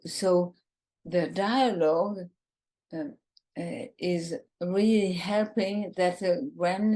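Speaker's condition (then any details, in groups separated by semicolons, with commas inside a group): ALS, bulbar form, bulbar onset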